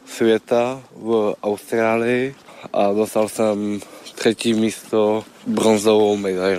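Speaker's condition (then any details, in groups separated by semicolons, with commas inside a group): Down syndrome; present from birth; age 27; speaks very well, formulates answers, understands questions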